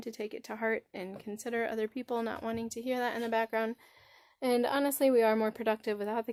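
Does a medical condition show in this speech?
No.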